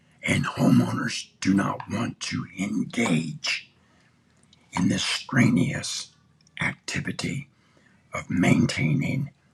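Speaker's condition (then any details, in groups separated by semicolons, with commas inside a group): Throat cancer; tracheostomy tube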